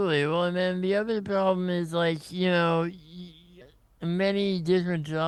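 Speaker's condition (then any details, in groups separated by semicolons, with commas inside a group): Congenital muscular dystrophy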